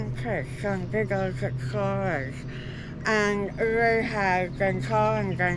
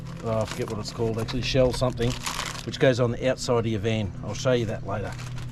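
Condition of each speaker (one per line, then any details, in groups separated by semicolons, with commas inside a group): Jaw cancer surgery; jaw cancer, 16-hour surgery, tracheostomy, peg feeding, 35 radiation treatments; no speech with tracheostomy, speaks since removal
No condition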